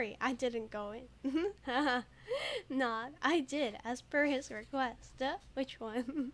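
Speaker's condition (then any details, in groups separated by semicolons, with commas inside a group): No condition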